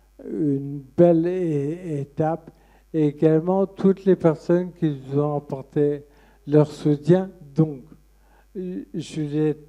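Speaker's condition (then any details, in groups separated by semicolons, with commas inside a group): Friedreich's ataxia; effortful speech, effort to stand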